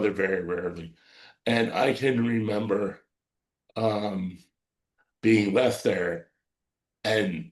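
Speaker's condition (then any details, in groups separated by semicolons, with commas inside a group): Cerebral palsy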